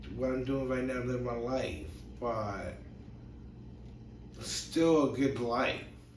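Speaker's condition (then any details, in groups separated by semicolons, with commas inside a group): Brain injury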